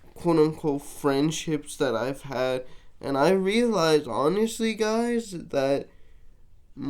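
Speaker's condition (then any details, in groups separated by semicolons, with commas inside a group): Cerebral palsy, mixed, mild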